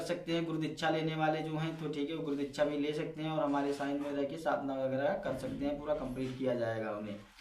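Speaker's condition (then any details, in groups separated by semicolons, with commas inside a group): No condition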